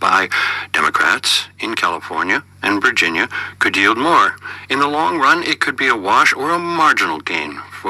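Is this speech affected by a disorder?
No.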